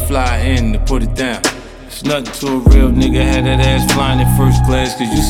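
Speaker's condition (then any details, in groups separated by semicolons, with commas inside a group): No condition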